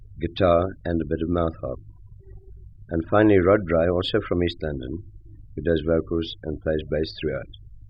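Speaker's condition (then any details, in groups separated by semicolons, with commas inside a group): No condition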